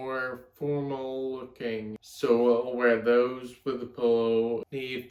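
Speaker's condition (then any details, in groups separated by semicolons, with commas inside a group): Friedreich's ataxia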